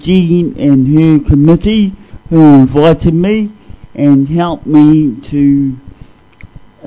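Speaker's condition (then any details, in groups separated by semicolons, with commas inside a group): Cerebral palsy; discovered at age 2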